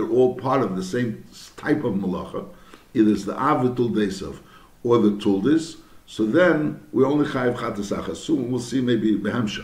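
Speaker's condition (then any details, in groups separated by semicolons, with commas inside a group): No condition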